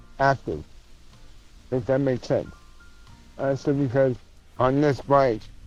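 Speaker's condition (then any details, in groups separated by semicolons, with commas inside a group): Cerebral palsy; tends to mess up words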